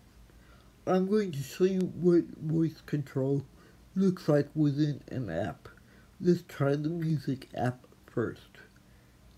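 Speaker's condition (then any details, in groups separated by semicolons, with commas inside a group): Athetoid cerebral palsy; speech, wheelchair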